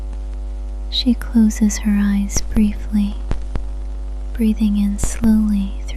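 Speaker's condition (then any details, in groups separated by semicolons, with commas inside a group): No condition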